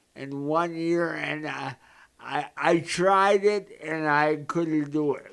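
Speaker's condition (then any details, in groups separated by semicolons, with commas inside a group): Cerebral palsy; present from birth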